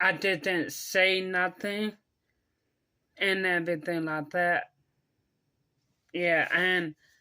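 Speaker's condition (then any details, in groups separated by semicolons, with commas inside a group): Mild cerebral palsy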